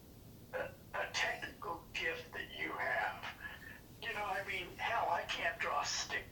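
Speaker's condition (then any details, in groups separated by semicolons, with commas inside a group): Parkinson's disease; switched on and off with mini iPod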